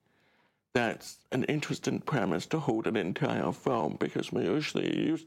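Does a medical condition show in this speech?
Yes: deaf; relies on subtitles rather than audio.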